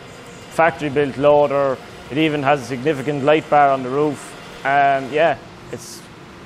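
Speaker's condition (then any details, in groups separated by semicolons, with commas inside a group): No condition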